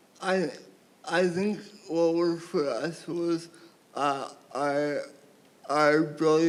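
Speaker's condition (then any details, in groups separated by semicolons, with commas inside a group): Cerebral palsy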